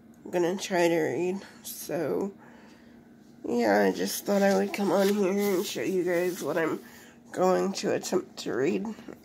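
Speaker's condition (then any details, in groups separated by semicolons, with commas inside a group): Cerebral palsy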